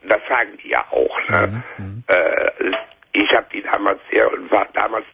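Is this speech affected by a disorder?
Yes: laryngeal cancer; five nodules surgically removed from larynx, larynx can be preserved, no metastases found; diagnosed 6 weeks ago, 5 nodules removed from larynx, heavy chemotherapy pending; hoarse voice, sounds like having a cold.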